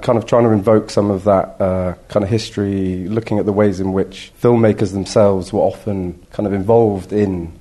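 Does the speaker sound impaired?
No.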